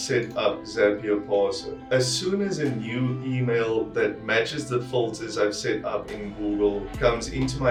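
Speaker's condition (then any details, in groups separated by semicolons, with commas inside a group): No condition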